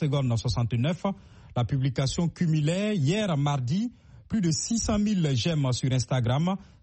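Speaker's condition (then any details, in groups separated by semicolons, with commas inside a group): No condition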